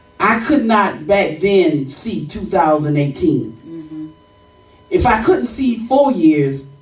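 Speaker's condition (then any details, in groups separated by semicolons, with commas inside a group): No condition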